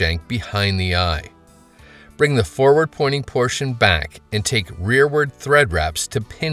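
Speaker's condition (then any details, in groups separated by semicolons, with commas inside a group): No condition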